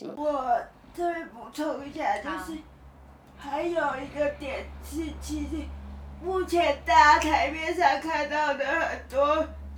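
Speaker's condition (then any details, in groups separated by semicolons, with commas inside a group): Cerebral palsy; rest of body not mobile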